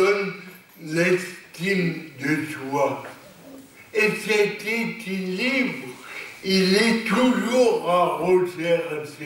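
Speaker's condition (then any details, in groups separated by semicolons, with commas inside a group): Cerebral palsy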